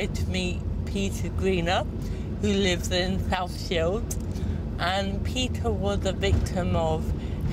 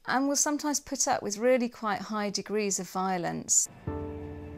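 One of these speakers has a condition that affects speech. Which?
The first: cerebral palsy.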